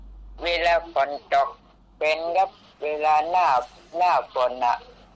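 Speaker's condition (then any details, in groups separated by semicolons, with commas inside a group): Genetic muscle weakness; leg muscle weakness, genetic cause per doctor, recent onset, not since birth; unable to walk, cannot exercise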